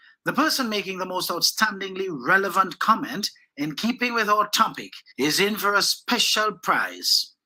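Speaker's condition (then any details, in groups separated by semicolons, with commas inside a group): No condition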